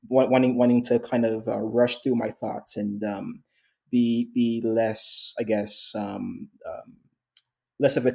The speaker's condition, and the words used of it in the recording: Stuttering. And then at that point, it's more a case of when I stutter, I just reset, I stop and back up a pace and take the rate down a little bit, like I just did